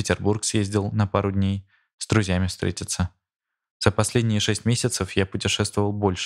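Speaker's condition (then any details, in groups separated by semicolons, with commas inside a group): No condition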